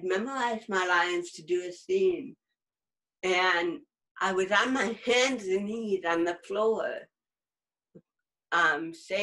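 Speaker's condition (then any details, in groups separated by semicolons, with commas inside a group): Cerebral palsy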